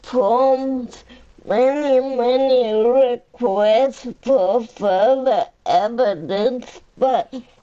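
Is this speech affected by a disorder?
Yes: cerebral palsy; uses a power chair.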